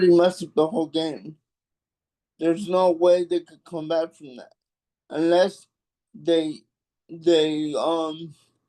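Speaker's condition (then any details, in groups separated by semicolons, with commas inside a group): Cerebral palsy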